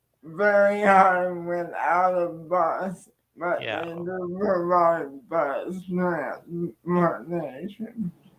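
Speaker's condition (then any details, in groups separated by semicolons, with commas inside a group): Cerebral palsy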